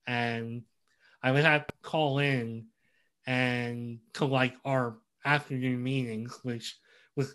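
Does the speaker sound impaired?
Yes: cleft lip and palate; congenital, present from birth.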